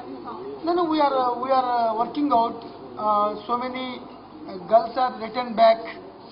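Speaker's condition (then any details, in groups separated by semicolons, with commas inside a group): No condition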